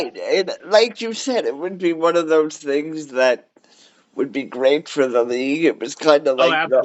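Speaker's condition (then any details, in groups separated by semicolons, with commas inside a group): Cerebral palsy; cerebral palsy, wheelchair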